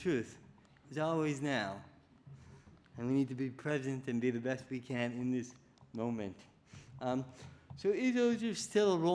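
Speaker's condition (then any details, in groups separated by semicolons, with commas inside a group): Cerebral palsy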